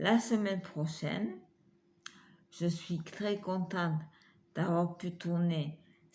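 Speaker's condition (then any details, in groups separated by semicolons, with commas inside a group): Multiple sclerosis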